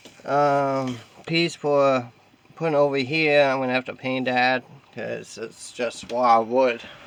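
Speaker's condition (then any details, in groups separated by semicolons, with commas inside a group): No condition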